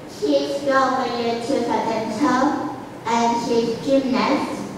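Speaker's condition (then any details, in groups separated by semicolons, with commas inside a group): Cerebral palsy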